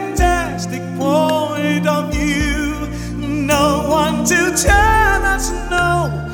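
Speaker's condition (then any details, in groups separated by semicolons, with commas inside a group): No condition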